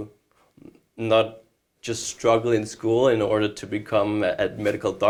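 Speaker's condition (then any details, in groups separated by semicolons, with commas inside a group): No condition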